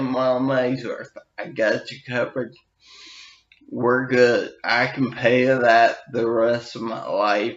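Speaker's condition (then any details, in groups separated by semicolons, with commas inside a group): Brain injury with dysarthria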